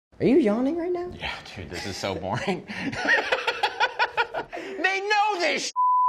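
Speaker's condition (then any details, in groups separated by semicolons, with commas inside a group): No condition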